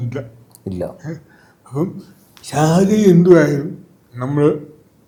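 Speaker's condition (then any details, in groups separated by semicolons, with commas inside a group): Cerebral palsy; from birth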